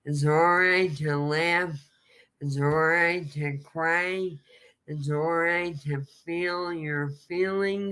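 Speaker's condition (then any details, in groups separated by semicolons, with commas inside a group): ALS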